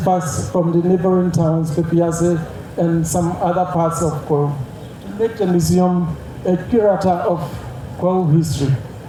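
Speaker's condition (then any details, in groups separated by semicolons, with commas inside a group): No condition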